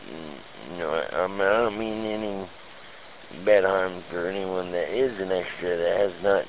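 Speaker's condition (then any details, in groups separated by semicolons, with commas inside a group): Speech impediment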